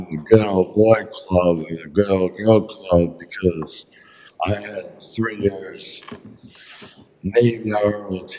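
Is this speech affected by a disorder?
Yes: traumatic brain injury.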